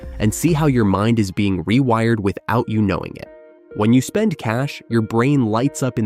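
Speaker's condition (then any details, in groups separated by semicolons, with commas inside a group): No condition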